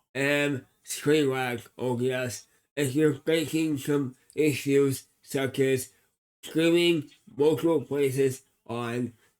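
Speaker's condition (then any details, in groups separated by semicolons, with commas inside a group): Cerebral palsy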